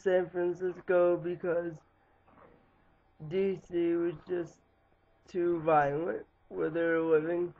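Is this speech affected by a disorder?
Yes: cerebral palsy; lifelong, wheelchair user.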